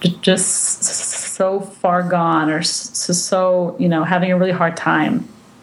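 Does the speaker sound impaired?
Yes: stuttering; therapy over past 3 years: fluency shaping, stuttering modification, voluntary stuttering, subway talks with strangers; not always in control of speech, open about stuttering, speaks naturally; speech tools helped at times but not reduced stuttering, drops strategies needing unnatural speaking; here repeated words, prolonged sounds.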